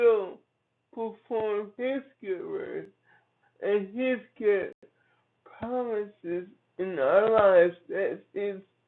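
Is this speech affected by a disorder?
Yes: cerebral palsy; from birth.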